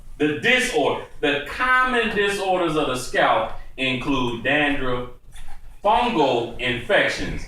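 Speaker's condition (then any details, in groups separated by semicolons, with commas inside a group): No condition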